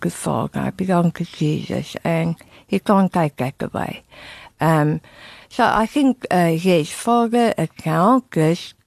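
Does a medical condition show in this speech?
Yes: tongue removal for cancer; two surgeries, 8-hour resection with skin graft free flap reconstruction, small back part left; about 20 years since onset, speech audibly changed per host, can swallow without feeding tube; relearned speaking from scratch with speech therapist, could not speak after surgery, remaining tongue enables swallowing.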